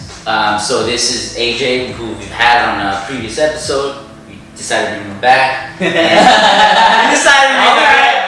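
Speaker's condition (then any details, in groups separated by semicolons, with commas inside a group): No condition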